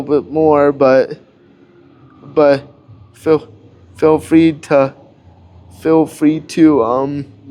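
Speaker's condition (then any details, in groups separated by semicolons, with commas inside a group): Cerebral palsy; cannot walk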